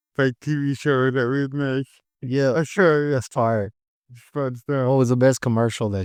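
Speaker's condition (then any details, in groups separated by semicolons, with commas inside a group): Cerebral palsy; caused by stroke at birth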